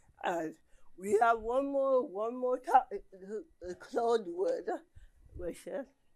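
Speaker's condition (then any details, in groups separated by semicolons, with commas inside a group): Cerebral palsy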